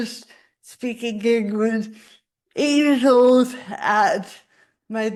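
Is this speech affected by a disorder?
Yes: cerebral palsy; spasticity.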